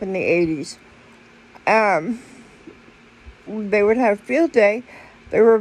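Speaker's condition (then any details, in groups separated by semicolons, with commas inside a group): Cerebral palsy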